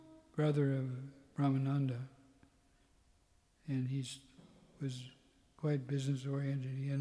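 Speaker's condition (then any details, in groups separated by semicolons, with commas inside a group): Parkinson's; tremor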